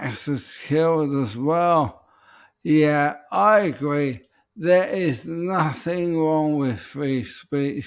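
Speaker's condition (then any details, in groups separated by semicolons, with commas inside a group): ALS; voice may sound peculiar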